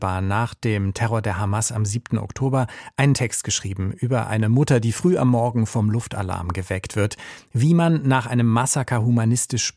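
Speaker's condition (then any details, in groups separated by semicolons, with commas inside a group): No condition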